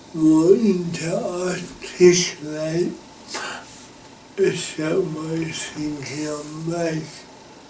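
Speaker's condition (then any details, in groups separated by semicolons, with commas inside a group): Cerebral palsy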